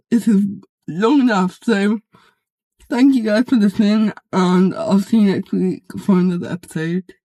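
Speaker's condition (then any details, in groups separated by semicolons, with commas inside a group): Cerebral palsy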